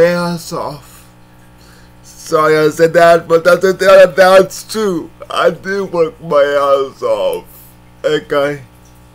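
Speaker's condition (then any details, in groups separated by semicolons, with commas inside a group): Cerebral palsy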